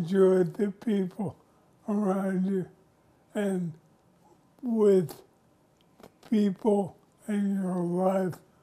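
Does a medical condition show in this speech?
Yes: ALS; listeners can tell something is not right.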